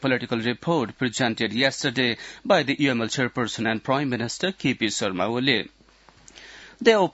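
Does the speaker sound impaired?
No.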